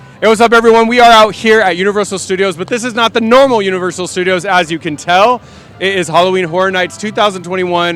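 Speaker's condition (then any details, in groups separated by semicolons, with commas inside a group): No condition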